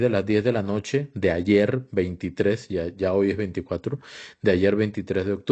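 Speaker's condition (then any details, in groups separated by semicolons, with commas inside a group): No condition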